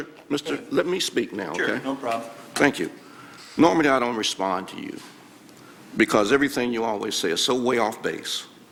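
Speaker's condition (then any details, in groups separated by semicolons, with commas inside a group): No condition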